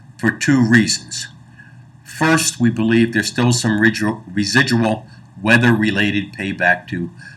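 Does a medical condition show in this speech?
No.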